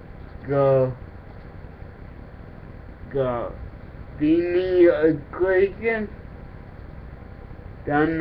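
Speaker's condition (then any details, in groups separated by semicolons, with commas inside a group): Cerebral palsy; affects speech, talks differently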